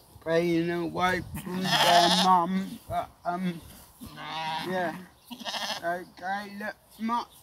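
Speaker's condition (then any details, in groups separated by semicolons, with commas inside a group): Cerebral palsy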